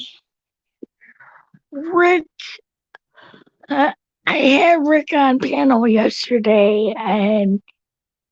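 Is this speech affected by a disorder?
Yes: cerebral palsy; tracheotomy.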